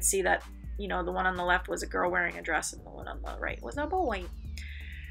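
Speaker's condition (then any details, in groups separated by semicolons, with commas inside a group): No condition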